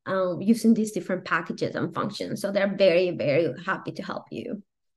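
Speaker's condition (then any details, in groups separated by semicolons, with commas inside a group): No condition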